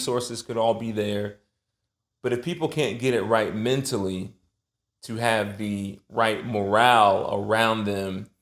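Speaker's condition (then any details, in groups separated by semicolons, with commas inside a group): No condition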